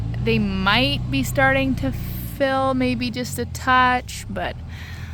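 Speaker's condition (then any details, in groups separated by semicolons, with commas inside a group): No condition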